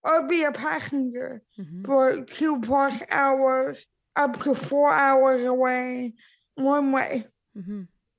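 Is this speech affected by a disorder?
Yes: cerebral palsy; impaired speech.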